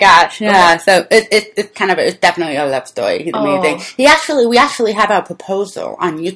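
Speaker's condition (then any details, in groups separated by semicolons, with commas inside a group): Deafness; deaf since childhood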